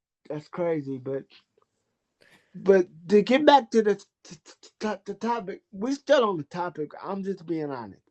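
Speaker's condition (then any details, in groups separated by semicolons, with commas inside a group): Cerebral palsy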